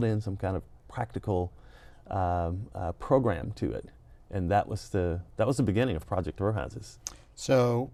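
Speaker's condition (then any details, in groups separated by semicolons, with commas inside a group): No condition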